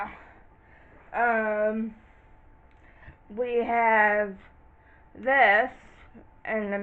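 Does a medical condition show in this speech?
Yes: cerebral palsy.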